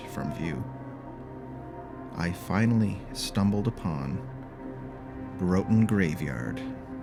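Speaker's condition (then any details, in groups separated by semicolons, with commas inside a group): No condition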